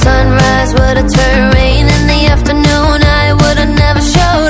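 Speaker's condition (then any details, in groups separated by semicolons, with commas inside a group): No condition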